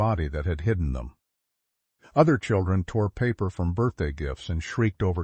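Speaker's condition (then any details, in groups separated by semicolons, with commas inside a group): No condition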